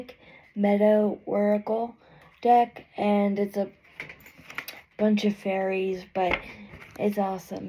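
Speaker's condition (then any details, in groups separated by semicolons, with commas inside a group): Cerebral palsy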